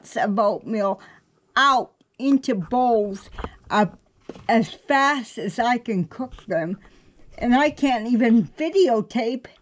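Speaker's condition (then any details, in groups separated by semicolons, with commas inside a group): Cerebral palsy; affects standing and balance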